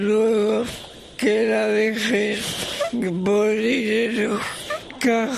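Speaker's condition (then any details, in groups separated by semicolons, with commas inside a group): ALS, speech-generating device; left side symptoms first, initially attributed to herniated discs, diagnosed 13 years ago, about six months to diagnosis; cannot move any muscle, tilting wheelchair, permanent ventilator, audible labored breathing, always cold; uses special eye-tracking viewer to move tablet mouse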